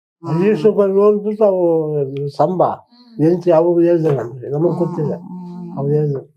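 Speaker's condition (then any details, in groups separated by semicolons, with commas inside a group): Tongue cancer surgery; tongue cancer, tongue surgery, post-surgery tube 15 days; age 62, no radiation, daily tablets; eating previously difficult and painful, now eats well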